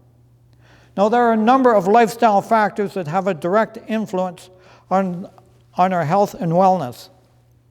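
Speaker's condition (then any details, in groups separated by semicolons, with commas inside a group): No condition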